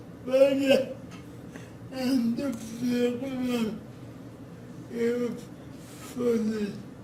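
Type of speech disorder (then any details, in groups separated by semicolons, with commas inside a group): Dysarthria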